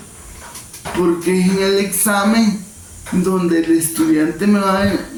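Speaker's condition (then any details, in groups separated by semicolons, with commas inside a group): Cerebral palsy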